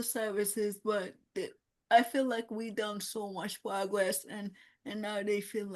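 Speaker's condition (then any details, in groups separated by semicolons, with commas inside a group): Cerebral palsy; no gross or fine motor skills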